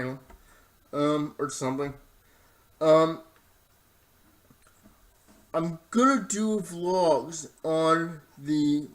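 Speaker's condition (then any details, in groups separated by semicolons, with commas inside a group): Cerebral palsy, spastic diplegia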